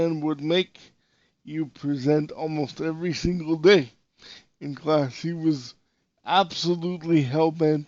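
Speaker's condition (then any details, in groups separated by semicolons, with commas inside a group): Cerebral palsy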